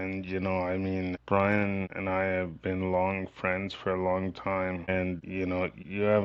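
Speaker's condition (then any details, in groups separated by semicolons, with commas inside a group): Cerebral palsy; from birth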